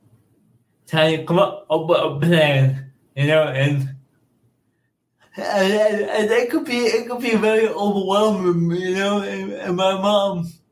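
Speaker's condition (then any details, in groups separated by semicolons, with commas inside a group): Cerebral palsy; birth oxygen loss, cord around neck, spasms, limited body control, motor deficits, childhood physical, occupational therapy; mid-range severity, speech impairments, speaks without device; speech therapy from age seven with Jeff in Orlando, school speaking device declined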